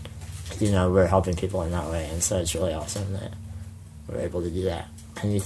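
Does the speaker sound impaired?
Yes: spinal muscular atrophy; congenital, muscles waste away with age, wheelchair for most of life; hands talking over to cousin mid-interview to give jaw a break; jaw tires with prolonged speaking.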